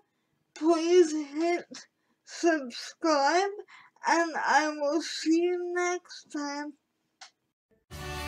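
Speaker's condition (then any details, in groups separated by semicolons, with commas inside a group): Cerebral palsy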